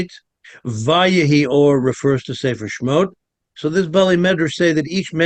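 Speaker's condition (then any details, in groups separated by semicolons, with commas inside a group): No condition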